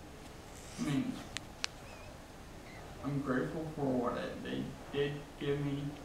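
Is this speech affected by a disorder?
Yes: traumatic brain injury.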